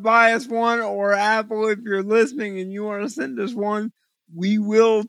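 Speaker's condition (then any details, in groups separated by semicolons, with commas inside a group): Cerebral palsy; trouble focusing with VR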